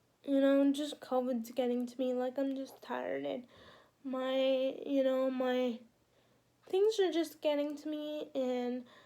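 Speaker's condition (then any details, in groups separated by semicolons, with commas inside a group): Quadriplegic cerebral palsy, spastic quadriplegic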